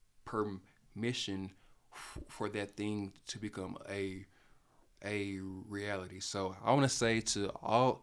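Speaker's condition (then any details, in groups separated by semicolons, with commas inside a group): Stuttering; only stutterer on either mother's or father's side of family; still stutters; stutters when talking, speech problem audible, cannot be hidden when speaking; prolonged sounds, blocks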